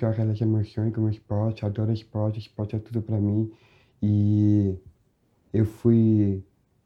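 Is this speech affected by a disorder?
Yes: Down syndrome; trisomy 21, 47 chromosomes, present from birth, 26 years old.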